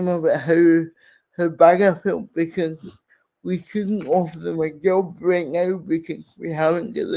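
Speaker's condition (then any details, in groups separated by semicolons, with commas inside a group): Cerebral palsy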